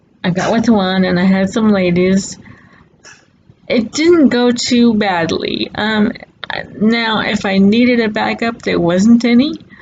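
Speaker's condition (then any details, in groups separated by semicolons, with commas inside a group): Cerebral palsy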